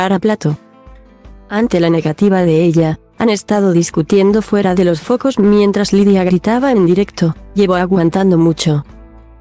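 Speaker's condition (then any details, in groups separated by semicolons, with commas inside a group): No condition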